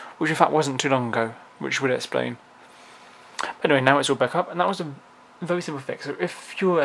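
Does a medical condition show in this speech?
No.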